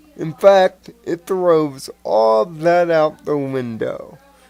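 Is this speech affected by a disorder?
Yes: cerebral palsy.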